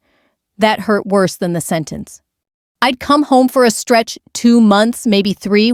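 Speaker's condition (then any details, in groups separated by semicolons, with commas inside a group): No condition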